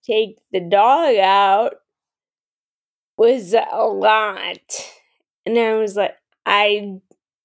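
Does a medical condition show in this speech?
Yes: Friedreich's ataxia; rare progressive, form of muscular dystrophy, diagnosed at 17, initially mild, Muscular Dystrophy Association for braces; ambulatory until about 21, then wheeled mobility, over 10 years since diagnosis, unsure if still mild; some speech issues, less pronounced than in others with Friedreich's ataxia.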